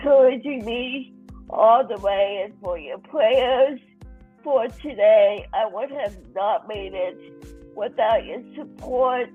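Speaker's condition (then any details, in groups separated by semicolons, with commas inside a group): Cerebral palsy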